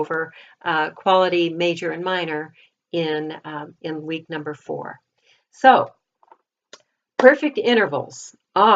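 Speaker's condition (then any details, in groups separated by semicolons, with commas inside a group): No condition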